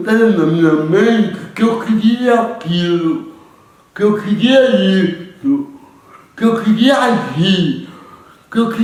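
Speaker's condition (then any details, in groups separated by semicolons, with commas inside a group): Cerebral palsy; no speech early in life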